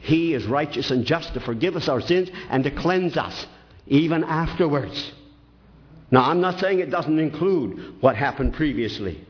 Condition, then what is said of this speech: None; typical speech.